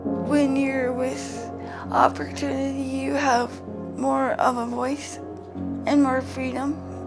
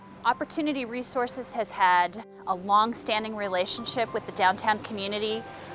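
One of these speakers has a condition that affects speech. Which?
The first: cerebral palsy; present from birth.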